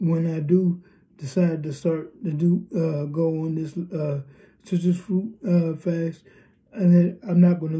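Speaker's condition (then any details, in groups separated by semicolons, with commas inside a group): Cerebral palsy, spastic diplegia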